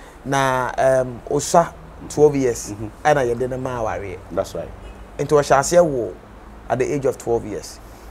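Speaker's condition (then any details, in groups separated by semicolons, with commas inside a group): No condition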